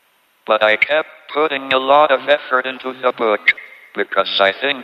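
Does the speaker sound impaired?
Yes: ALS, tracheotomy, through a speech-generating device; lost voice due to tracheotomy, robotic American-accented synthesized voice, earlier natural speech deteriorated.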